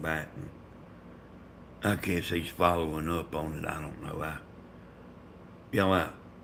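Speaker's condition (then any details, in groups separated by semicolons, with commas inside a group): Brain bleed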